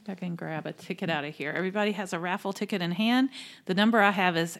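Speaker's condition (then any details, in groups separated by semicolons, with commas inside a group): No condition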